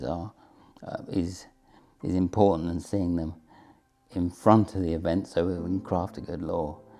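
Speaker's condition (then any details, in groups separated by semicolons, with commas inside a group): Motor neurone disease; bad breathing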